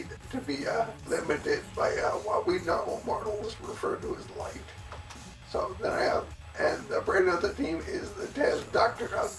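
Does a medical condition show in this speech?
Yes: cerebellar ataxia from brain tumour.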